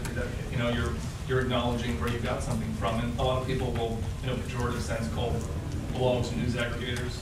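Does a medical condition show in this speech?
No.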